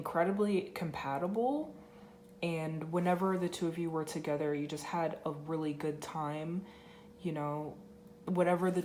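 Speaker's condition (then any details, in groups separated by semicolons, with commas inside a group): No condition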